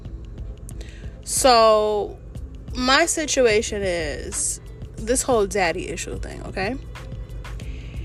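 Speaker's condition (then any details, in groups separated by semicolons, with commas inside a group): No condition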